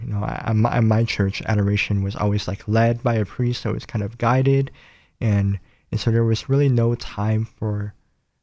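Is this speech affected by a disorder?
Yes: cleft palate; congenital cleft palate involving mouth, nose and lip, many surgeries and medical care in childhood; able to speak after surgical treatment.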